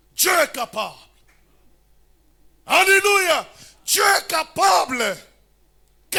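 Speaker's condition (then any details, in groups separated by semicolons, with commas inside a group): No condition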